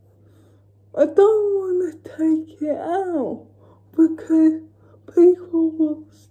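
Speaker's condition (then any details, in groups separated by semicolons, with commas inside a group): Cerebral palsy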